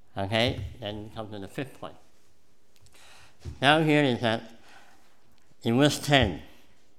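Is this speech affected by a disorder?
Yes: cleft palate; congenital cleft palate.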